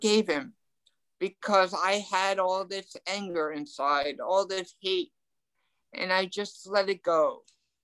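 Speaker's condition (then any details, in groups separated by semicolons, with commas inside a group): Ataxic cerebral palsy; mild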